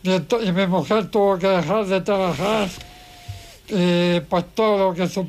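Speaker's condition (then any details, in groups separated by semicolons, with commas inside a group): Amyotrophic lateral sclerosis, severe; gastric feeding tube; most advanced stage, pressure air ventilation machine, only hands move, cannot eat, too weak to cough, cough assist device; voice described as impressive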